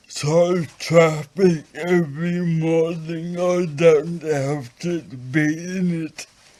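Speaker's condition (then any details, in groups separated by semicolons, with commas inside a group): Acquired brain injury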